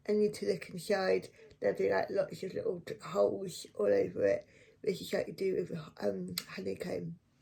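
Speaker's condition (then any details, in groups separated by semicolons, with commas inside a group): Cerebral palsy; affects one foot; osteoarthritis in affected foot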